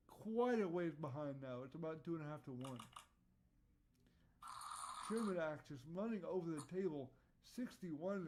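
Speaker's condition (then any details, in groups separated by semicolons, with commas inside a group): Cerebral palsy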